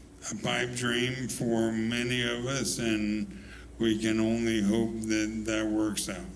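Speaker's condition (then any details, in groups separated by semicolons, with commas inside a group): ALS; motor neurons in brain and spinal cord, body stiffness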